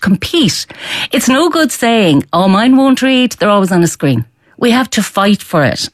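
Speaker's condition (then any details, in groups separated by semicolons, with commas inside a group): No condition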